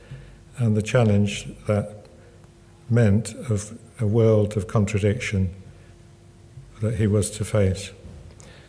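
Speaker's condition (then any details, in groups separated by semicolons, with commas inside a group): Parkinson's; table tennis and snooker groups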